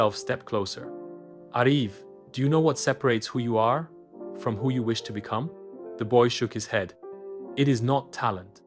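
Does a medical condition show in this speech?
No.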